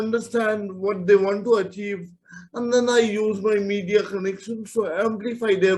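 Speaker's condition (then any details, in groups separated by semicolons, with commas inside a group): Cerebral palsy; from birth, whole body movement affected; several major operations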